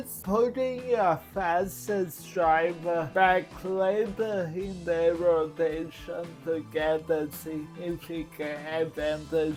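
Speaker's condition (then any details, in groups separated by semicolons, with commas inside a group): Cerebral palsy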